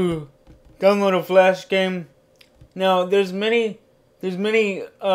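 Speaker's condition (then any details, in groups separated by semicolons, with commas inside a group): Cerebral palsy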